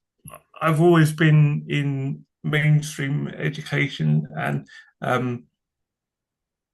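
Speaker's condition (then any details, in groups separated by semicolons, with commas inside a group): Cerebral palsy; from birth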